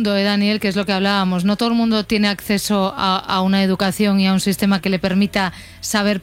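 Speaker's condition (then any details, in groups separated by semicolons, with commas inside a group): No condition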